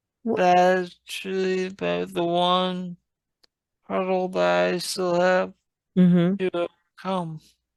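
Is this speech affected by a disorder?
Yes: traumatic brain injury.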